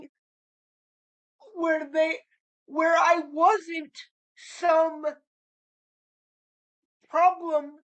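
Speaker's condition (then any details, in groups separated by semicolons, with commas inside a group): Cerebral palsy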